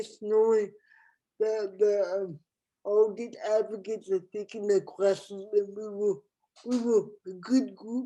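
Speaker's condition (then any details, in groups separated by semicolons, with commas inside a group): Cerebral palsy; from birth, oxygen deprivation at birth, affects speech, gait, motor skills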